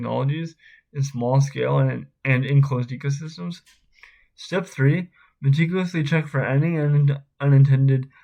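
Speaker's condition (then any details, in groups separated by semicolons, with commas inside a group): Spastic cerebral palsy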